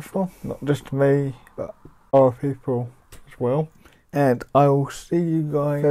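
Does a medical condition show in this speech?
Yes: cerebral palsy; mild, affects muscles and speech.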